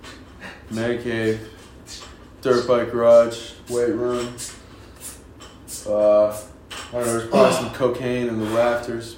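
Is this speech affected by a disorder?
No.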